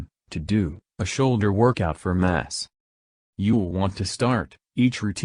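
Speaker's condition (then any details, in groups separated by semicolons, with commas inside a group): No condition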